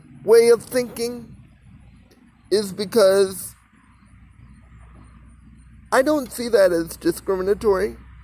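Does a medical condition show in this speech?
Yes: cerebral palsy.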